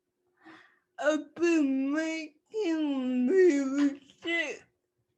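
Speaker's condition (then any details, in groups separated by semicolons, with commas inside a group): Cerebral palsy; speech affected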